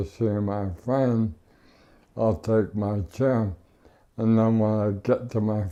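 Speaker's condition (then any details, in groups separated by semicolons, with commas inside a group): ALS; no tracheostomy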